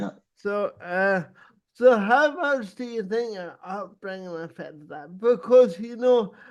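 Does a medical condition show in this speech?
Yes: cerebral palsy.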